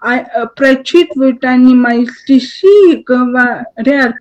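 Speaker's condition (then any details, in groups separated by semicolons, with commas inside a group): Cerebral palsy, spastic diplegia; caused by birth trauma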